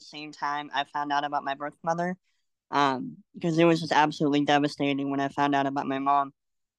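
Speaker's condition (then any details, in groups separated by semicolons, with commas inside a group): Cleft lip and palate; congenital, frequent illness and hospital stays in first year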